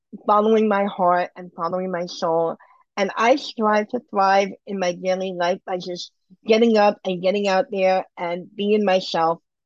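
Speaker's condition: Bilateral cleft lip and palate; drinking

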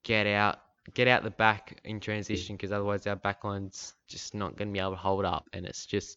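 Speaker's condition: No condition

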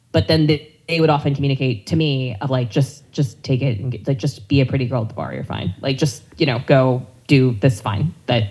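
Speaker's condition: No condition

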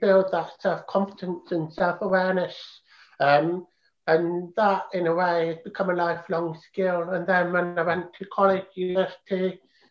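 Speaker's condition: Profound deafness; congenital, cochlear implant about 9 years ago

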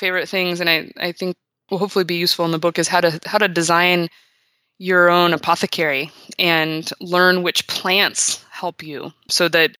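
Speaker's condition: No condition

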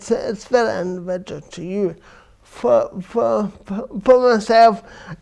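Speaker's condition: Cerebral palsy; from birth; affects verbal speech

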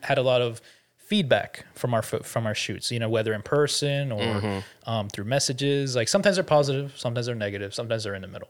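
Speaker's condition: No condition

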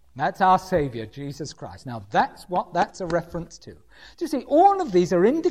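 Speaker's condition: No condition

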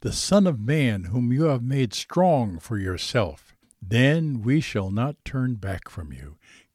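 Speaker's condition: No condition

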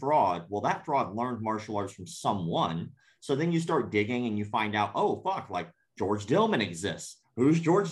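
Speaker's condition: Cleft palate; congenital cleft palate

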